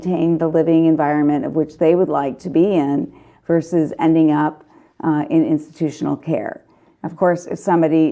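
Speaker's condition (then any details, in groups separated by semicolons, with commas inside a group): No condition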